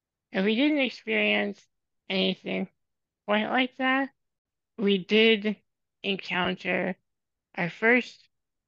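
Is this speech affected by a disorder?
Yes: spinal muscular atrophy; from birth, genetic, motorized wheelchair user whole life, depends on caregivers.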